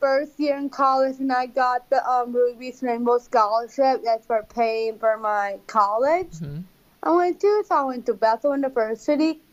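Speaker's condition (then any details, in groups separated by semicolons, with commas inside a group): Down syndrome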